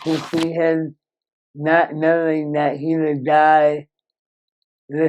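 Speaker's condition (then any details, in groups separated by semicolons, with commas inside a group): Moebius syndrome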